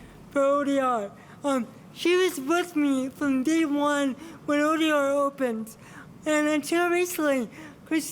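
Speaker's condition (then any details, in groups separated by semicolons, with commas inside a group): Cerebral palsy; from birth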